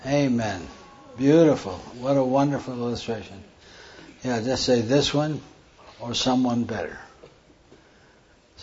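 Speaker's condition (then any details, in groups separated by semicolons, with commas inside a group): Parkinson's; diagnosed 14 years ago by neurologist in Lincoln, Nebraska, tremor; hand tremor during talk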